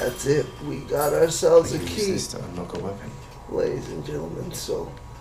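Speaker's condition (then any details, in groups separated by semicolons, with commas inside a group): Cerebral palsy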